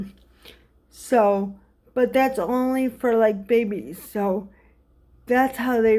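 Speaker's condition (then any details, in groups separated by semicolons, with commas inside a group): Cerebral palsy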